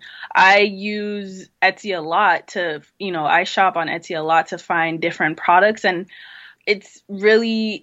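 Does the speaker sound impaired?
No.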